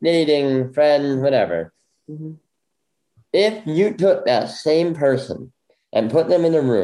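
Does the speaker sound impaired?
Yes: bilateral cleft lip; congenital bilateral.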